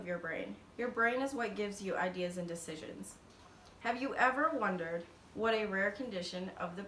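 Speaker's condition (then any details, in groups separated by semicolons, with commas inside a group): No condition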